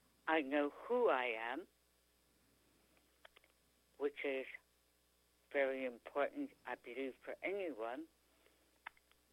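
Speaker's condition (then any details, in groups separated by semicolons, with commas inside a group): Tongue cancer; feeding tube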